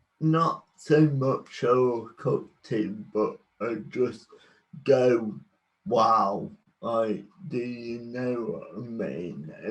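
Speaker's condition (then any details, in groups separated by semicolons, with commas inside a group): Cerebral palsy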